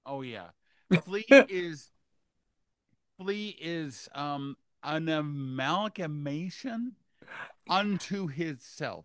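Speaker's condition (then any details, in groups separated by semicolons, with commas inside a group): Aphasia and apraxia; one stroke around june, brain aneurysm, aneurysm surgery, later seizure on the 29th; initially could not talk at all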